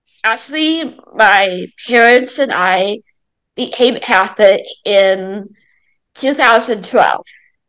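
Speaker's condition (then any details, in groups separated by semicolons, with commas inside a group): Mild cerebral palsy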